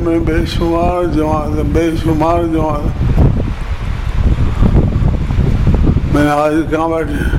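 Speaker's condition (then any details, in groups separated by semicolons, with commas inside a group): Difficulty speaking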